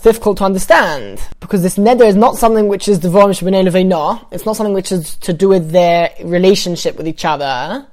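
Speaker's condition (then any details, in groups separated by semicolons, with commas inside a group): No condition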